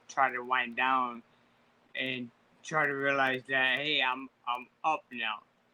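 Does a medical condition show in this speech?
Yes: multiple sclerosis; initially misdiagnosed as encephalitis or meningitis, relapsed.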